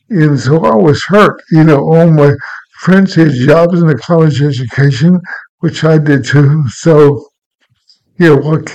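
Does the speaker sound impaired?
Yes: cerebral palsy, mild; present from birth, birth injury affecting motor skills, diagnosed around age 65 at Mayo Clinic, not severely affected; walks on toes, walks fast, shuffles feet, slips and falls on uneven ground; speech a little slurred, choked about a dozen times, swallowing affected.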